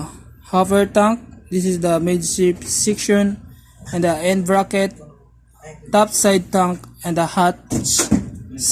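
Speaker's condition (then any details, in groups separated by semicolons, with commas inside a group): No condition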